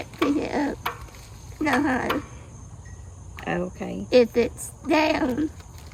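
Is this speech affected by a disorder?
Yes: spinal muscular atrophy type 2.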